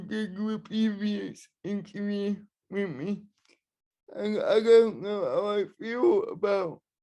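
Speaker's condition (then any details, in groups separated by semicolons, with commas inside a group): Cerebral palsy, spastic and dyskinetic; wheelchair user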